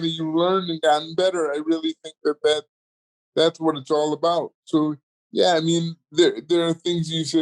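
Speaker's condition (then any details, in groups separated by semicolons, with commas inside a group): Cerebral palsy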